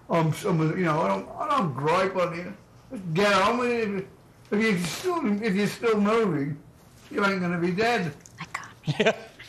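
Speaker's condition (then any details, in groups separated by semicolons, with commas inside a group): Parkinson's; controlled by medication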